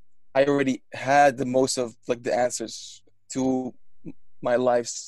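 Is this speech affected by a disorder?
Yes: stuttering; stuttering during recording; own stuttering noted by speaker during conversation; here prolonged sounds, blocks.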